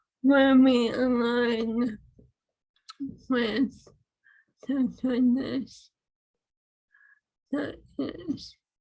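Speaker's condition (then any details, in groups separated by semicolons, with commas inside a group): ALS; swallowing lost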